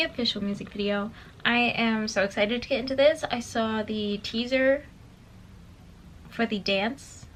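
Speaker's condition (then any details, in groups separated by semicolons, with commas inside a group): No condition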